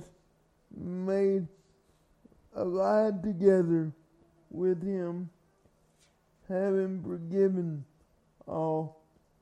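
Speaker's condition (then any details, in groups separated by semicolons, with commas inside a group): Cerebral palsy; carried everywhere by parents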